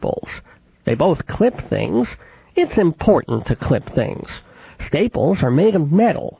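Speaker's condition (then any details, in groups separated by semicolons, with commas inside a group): Cleft palate with lisp, cleft lip and palate; mild residual lisp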